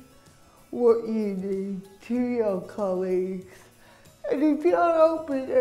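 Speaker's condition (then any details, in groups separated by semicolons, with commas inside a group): Cerebral palsy; speech impediment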